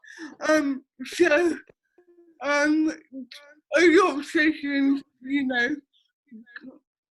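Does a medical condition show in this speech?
Yes: cerebral palsy.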